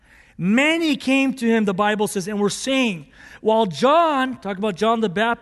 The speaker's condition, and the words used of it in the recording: None; typical speech.